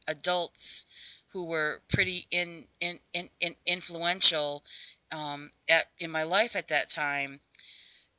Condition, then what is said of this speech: Stuttering. Stuttering comes out, it comes out. That's part of me.